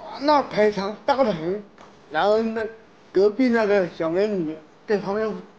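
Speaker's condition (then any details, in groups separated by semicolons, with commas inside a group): Cerebral palsy; unsteady walking, uncontrolled limb movements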